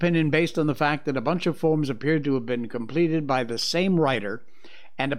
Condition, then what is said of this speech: No condition.